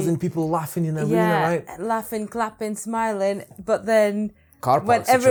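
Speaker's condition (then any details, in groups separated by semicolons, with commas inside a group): No condition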